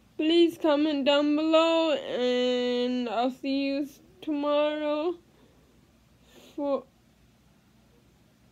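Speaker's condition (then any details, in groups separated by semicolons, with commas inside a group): Cerebral palsy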